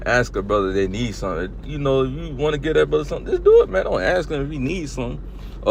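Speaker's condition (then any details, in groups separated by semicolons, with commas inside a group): No condition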